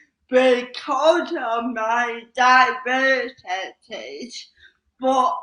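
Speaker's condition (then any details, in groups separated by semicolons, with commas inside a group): Cerebral palsy; slow speech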